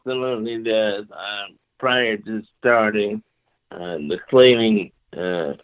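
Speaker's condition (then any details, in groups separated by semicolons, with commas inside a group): Cerebral palsy; confined to wheelchair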